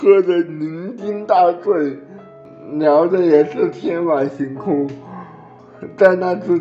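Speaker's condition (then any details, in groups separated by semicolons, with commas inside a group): Cerebral palsy; edited for fluency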